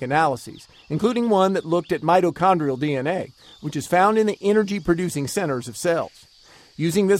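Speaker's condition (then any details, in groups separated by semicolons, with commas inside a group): No condition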